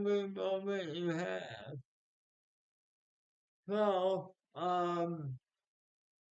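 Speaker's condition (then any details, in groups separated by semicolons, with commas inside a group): Speech impairment after birth surgery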